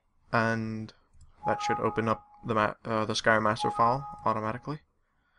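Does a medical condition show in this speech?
No.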